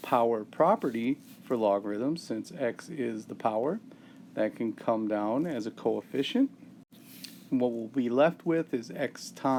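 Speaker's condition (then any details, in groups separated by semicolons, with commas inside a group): No condition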